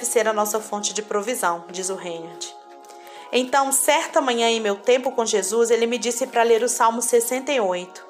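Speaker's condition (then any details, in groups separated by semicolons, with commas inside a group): No condition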